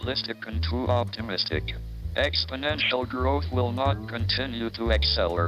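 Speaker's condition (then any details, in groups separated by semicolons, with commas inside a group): ALS, speech-generating device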